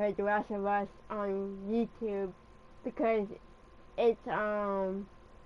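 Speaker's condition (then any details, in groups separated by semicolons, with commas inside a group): Cerebral palsy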